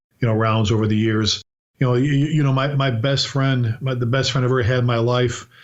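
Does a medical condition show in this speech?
No.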